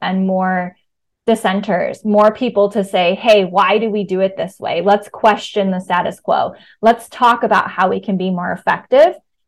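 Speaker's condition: No condition

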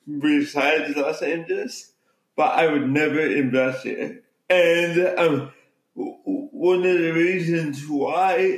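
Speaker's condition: Cerebral palsy

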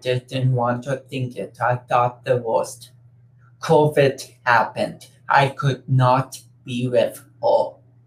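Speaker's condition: Cerebral palsy; affects speech and coordination

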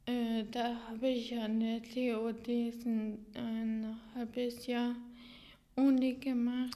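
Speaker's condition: Ataxia, hereditary, severe; limited speech ability, communication impaired

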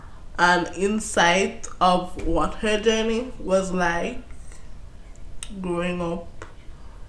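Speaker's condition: Cerebral palsy

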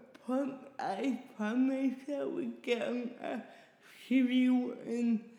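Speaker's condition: Cerebral palsy; past speech therapy with recorded playback, lost speech six days in Tasmania, returned gradually; daily speech difficulty, hears own speech differently from listeners

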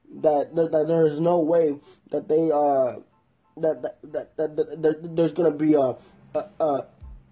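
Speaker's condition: Stuttering; may stutter during podcast; repeated sounds, prolonged sounds

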